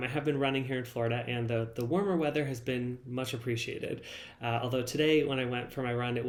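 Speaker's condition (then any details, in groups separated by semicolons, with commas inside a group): No condition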